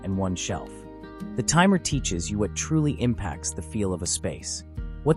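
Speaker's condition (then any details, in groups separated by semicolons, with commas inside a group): No condition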